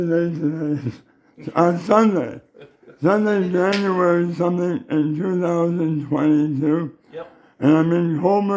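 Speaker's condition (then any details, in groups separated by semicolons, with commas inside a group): Oral cancer; base of tongue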